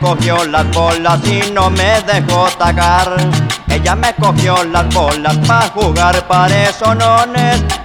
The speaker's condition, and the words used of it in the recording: None; typical speech.